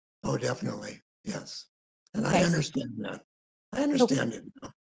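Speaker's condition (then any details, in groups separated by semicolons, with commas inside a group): Thyroid cancer surgery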